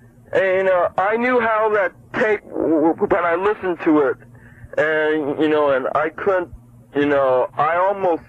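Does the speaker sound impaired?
Yes: stuttering; little stuttering noticed during this call, while angry; stutters less when worked up or angry about a topic; here prolonged sounds.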